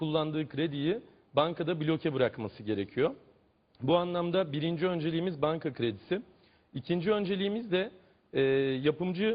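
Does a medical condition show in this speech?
No.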